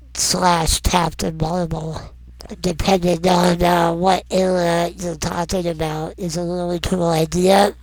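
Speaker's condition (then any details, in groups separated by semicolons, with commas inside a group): Non-progressive muscular dystrophy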